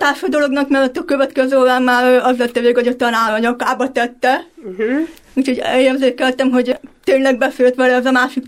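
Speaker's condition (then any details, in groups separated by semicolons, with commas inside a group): Deafblindness (hearing impairment); telescope from Mária Utca eye clinic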